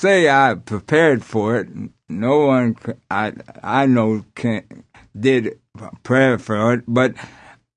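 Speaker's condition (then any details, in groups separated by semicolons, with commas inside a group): Aphasia after strokes; less noticeable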